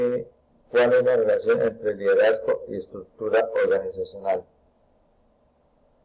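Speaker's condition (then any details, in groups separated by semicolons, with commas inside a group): No condition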